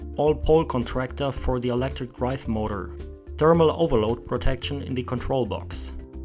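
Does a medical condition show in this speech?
No.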